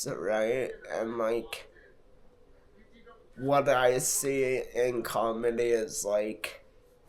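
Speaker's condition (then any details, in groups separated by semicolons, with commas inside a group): Multiple sclerosis; affects hands and left arm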